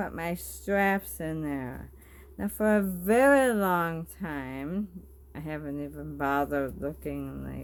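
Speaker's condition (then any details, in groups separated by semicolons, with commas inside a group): Bulbar ALS; bulbar onset; forgets to swallow while talking, saliva sprays, some drooling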